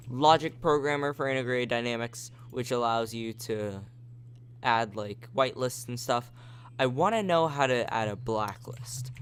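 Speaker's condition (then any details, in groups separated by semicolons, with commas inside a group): No condition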